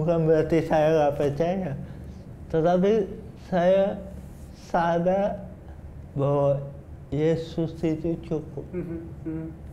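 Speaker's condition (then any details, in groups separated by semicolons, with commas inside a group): Cerebral palsy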